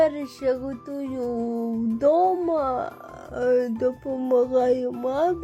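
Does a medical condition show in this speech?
Yes: cerebral palsy.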